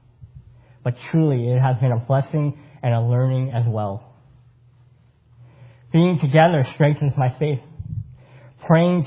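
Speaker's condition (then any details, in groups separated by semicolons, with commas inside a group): Cleft palate; multiple surgeries with long hospital stays in childhood in 80s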